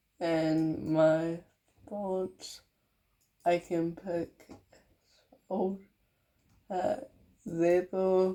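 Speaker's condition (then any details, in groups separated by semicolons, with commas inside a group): Cerebral palsy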